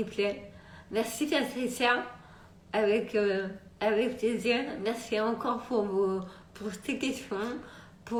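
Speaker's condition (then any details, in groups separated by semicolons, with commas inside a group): Multiple sclerosis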